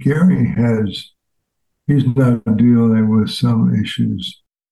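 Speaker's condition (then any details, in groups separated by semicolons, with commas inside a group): ALS; fatal progressive disease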